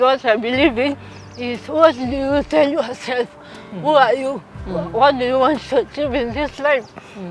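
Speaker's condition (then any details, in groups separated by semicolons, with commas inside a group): Cerebral palsy; from birth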